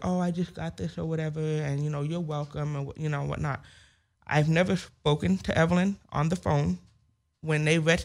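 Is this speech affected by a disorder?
Yes: hearing loss with speech impediment; congenital hearing loss, 70% deaf one ear, 30% other, grandmother had hearing problems, diagnosed end of first grade; only comfortable speaking within last year or so.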